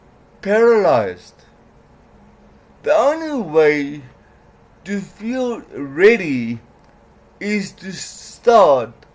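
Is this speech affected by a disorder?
Yes: cerebral palsy; doubted legs could last 6 continuous hours.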